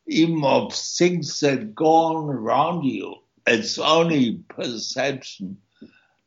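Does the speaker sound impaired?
Yes: stroke with speech impediment; tracheotomy, nasal feeding tube, vena cava filter, right side partly paralyzed; had to learn to speak again, speech impediment still audible, presses more air to sound.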